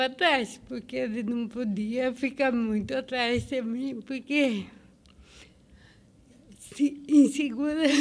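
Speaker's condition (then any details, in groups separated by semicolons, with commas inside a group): Cerebral palsy; from birth, medical negligence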